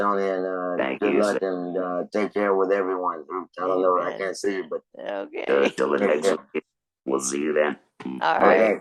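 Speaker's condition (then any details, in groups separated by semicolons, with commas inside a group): Laryngectomy; laryngectomy for cancer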